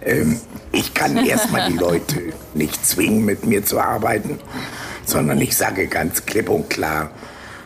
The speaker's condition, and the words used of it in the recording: Laryngectomy. Ich spreche aber praktisch mit dem Standard heute, das sogenannte Schandventil oder Volksmund eine Stimmprothese.